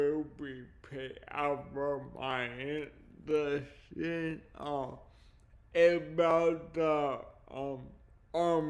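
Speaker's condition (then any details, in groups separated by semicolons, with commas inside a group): Cerebral palsy; speech impairment from condition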